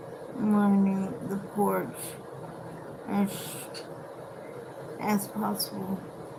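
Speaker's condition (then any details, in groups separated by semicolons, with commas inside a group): Cerebral palsy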